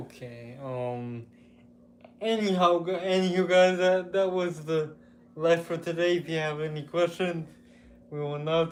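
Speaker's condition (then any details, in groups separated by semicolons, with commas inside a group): Cerebral palsy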